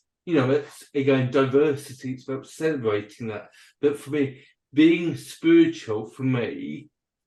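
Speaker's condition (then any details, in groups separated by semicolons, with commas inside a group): Cerebral palsy and dyspraxia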